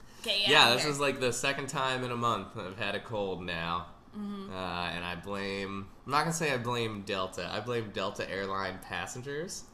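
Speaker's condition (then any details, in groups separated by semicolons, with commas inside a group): No condition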